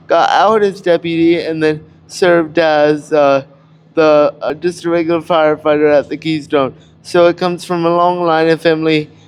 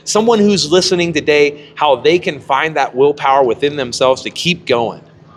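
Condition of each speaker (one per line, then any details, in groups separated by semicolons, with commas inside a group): Cerebral palsy; cannot walk
No condition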